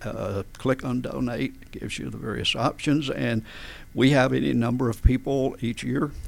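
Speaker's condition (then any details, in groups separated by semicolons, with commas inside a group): Spasmodic dysphonia; adductor type, no known cause, adult onset, first noticed speaking to groups, diagnosed by otolaryngologist, neurologists suggested psychological cause; vocal folds slam together, voice problems when speaking to groups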